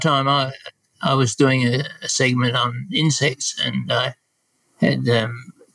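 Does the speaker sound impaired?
Yes: Parkinson's disease; no tremor, about 12 years since onset; worsening last couple of years, on medication, slowed down; voice hesitant and lower volume, sounds a bit different, speech affected only recently.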